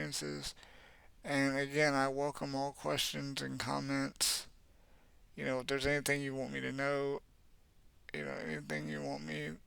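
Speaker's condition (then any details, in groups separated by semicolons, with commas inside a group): Cerebral palsy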